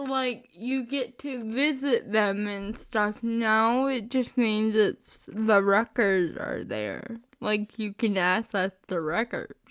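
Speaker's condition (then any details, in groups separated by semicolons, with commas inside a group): Spastic cerebral palsy, mixed; mixed type, mostly spastic, involuntary jerking movements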